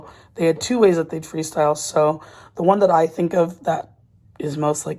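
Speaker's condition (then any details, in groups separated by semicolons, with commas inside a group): No condition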